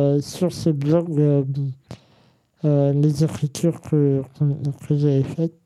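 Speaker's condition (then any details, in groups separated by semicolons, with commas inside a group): Congenital muscular dystrophy; uses graphic tablet with Krita software for digital painting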